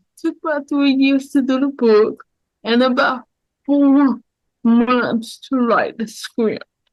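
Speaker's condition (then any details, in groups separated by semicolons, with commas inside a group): Cerebral palsy; mild form; speech most affected area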